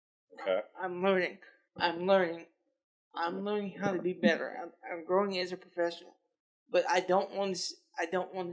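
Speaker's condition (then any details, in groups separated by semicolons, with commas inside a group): Cerebral palsy; lifelong physical disability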